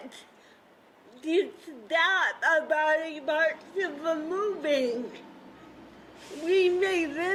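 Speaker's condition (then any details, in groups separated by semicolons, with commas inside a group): Cerebral palsy; voice with a CP accent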